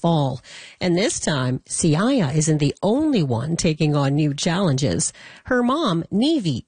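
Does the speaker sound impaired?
No.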